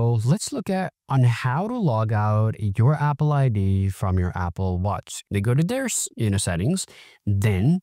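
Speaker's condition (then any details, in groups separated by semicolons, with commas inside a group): No condition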